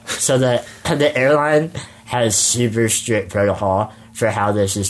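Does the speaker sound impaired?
Yes: spinal muscular atrophy; congenital, muscles waste away with age, wheelchair for most of life; hands talking over to cousin mid-interview to give jaw a break; jaw tires with prolonged speaking.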